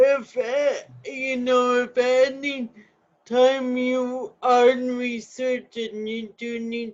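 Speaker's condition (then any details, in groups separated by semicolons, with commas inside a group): Cerebral palsy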